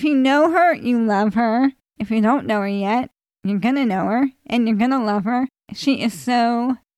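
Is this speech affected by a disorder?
Yes: ALS; terminal ALS, no cure; voice changing and declining.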